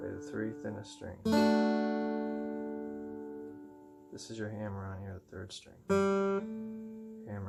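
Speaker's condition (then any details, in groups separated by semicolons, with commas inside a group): No condition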